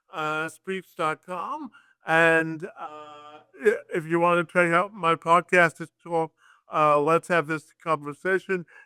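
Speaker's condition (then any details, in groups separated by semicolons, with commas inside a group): Cerebral palsy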